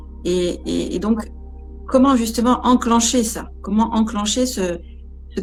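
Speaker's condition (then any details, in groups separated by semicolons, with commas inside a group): No condition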